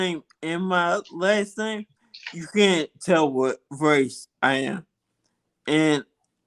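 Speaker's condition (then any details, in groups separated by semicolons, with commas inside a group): Multiple sclerosis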